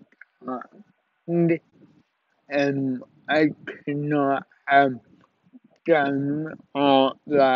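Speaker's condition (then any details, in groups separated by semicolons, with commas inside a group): Cerebral palsy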